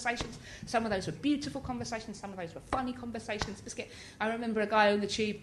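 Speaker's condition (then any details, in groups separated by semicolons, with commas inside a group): Tourette's; tics since about age six, neurological, believed inherited, intensified in early 20s, no wish for pill to stop tics; tics much more noticeable than in childhood, tics fluctuate and change over time; swearing tics like fuck it, random word tics like hedgehog, salad, geronimo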